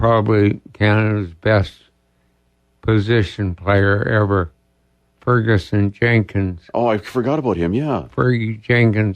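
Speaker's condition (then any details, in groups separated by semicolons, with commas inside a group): ALS; diagnosed about two years ago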